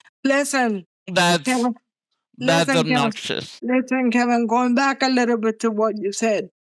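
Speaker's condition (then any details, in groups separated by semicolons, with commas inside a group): Cerebral palsy; present from birth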